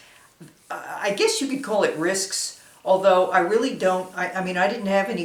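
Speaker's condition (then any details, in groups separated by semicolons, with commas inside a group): No condition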